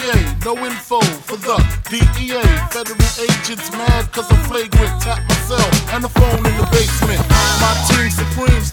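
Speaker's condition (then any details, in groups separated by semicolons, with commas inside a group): No condition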